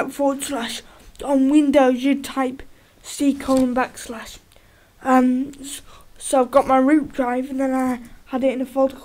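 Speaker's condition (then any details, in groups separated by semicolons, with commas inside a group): Cerebral palsy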